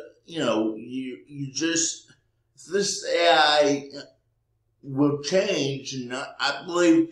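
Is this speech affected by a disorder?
Yes: cerebral palsy.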